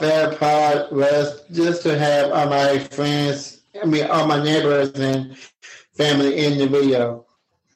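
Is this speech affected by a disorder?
Yes: Down syndrome.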